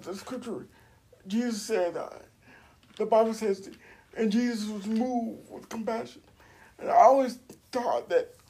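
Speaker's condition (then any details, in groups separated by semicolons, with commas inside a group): Cerebral palsy; age 42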